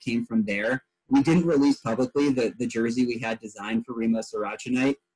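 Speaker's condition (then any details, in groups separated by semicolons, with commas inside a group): No condition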